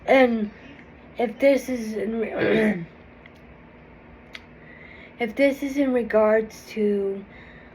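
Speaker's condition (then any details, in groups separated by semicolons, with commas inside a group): Cerebral palsy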